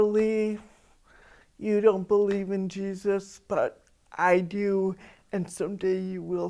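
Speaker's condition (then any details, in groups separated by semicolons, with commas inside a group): Cerebral palsy; all four limbs, hand spasticity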